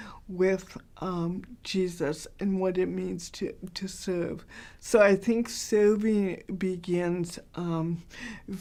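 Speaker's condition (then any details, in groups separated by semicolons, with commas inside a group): Cerebral palsy, mild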